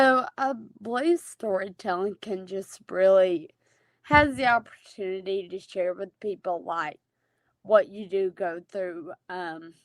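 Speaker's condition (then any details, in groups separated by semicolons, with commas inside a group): Friedreich's ataxia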